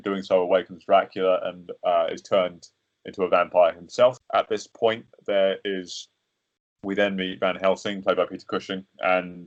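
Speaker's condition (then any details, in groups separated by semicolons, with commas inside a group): No condition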